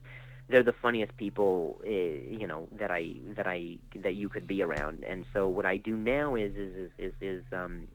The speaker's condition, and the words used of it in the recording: Stuttering. You know, it's my stigma in my own head is always finding the appropriate time to say to the audience, hey, you know, I stutter,